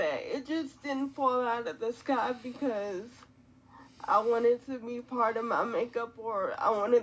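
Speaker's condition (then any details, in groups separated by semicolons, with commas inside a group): Quadriplegic cerebral palsy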